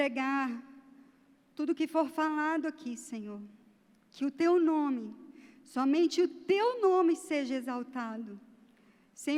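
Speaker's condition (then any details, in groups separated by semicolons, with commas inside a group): No condition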